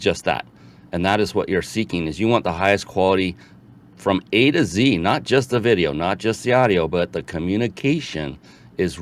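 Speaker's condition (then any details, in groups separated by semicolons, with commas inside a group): No condition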